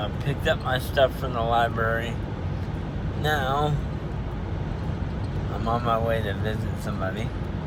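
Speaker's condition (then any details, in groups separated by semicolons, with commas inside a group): Spastic diplegia cerebral palsy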